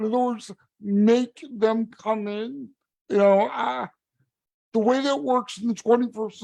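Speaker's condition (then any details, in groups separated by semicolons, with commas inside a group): Cerebral palsy; from birth, brain damage, mobility impairment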